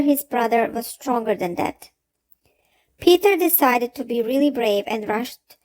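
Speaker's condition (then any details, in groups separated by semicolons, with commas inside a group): No condition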